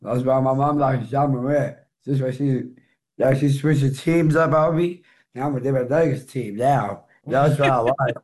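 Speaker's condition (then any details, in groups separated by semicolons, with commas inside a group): Down syndrome; congenital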